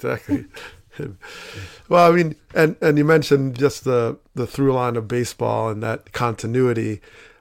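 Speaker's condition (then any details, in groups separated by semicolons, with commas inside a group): No condition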